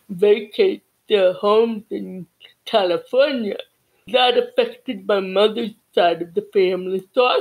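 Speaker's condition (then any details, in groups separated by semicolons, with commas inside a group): Cerebral palsy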